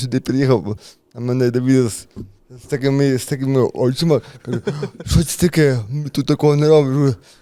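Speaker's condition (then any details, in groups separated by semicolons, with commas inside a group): Cerebral palsy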